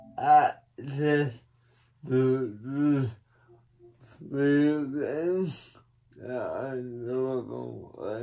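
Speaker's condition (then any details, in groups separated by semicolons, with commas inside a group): Cerebral palsy; atypical speech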